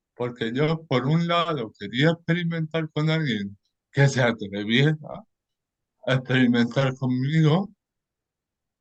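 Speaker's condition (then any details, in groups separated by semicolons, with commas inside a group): Cerebral palsy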